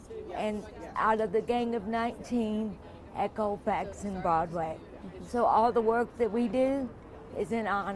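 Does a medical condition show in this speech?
Yes: cerebral palsy.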